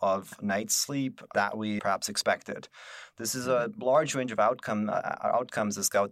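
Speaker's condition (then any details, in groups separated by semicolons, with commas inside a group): No condition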